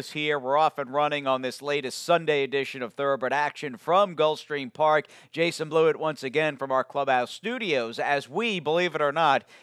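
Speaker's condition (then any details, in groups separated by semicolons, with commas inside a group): No condition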